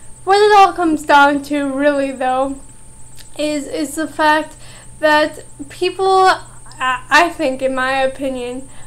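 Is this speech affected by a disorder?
Yes: cerebral palsy.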